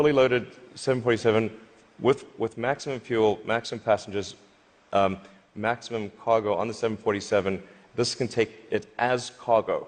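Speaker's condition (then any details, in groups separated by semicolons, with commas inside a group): No condition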